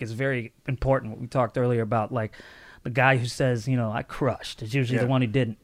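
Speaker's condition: No condition

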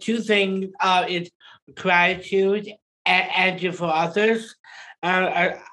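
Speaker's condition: Down syndrome; lifelong, adult aged 25

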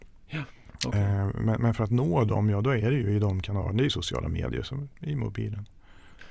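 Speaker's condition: No condition

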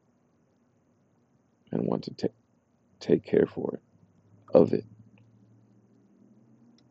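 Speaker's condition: No condition

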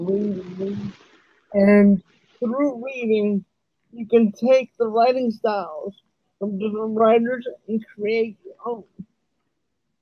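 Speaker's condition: Cerebral palsy; lifelong wheelchair use, types with one right index finger; speech too slow to keep pace with thoughts

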